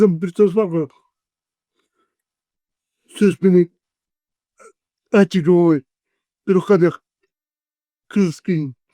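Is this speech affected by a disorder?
Yes: cerebral palsy; 40 years with condition.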